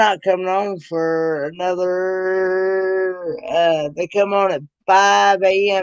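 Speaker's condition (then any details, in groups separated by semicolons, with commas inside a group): Cerebral palsy; present since birth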